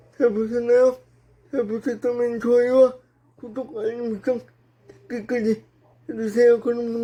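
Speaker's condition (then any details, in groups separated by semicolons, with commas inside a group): Brain lesion disability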